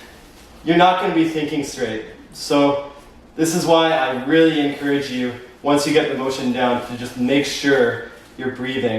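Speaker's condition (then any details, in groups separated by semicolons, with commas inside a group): No condition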